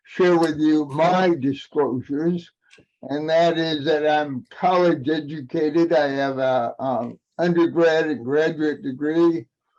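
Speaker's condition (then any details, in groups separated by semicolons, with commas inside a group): Cerebral palsy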